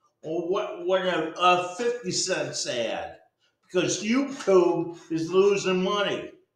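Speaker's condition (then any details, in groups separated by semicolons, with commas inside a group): Cerebral palsy; speech may sound drunk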